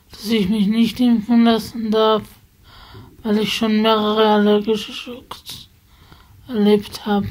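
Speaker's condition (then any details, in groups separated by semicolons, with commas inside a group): Spasticity from birth; multiple sclerosis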